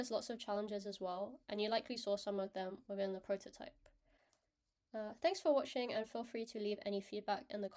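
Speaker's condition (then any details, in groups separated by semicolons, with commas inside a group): No condition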